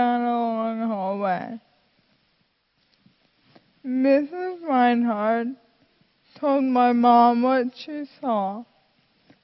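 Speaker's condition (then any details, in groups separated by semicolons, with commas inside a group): Friedreich's ataxia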